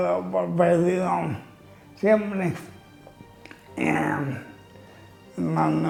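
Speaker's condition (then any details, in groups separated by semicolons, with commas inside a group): Amyotrophic lateral sclerosis (ela)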